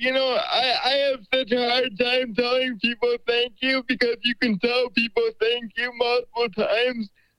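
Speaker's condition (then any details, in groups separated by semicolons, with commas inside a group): Cerebral palsy; uses wheelchair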